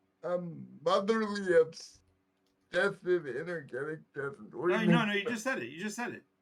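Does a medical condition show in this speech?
Yes: cerebral palsy; right side weaker.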